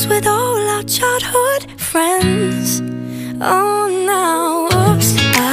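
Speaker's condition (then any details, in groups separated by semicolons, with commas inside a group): No condition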